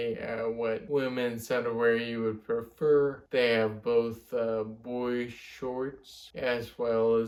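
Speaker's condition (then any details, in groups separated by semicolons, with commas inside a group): Friedreich's ataxia; fine motor difficulty, needs pressure relief; sits for long periods, uses button hook, ankle rolling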